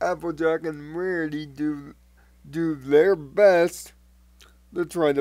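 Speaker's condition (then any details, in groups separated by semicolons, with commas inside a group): Cerebral palsy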